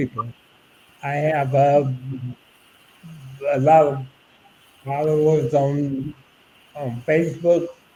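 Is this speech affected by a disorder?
Yes: ALS; about eight years since diagnosis.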